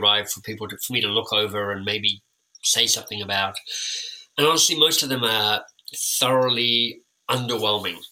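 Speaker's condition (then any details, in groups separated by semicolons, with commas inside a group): Cleft lip and palate; time with an orthodontist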